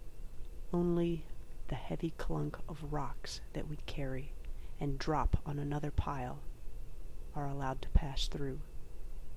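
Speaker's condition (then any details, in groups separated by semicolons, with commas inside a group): No condition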